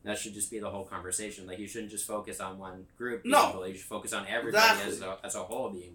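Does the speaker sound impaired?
No.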